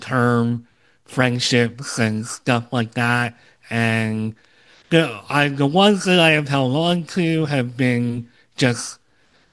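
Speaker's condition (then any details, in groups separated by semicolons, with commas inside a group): Cleft lip and palate, Opitz G/BBB syndrome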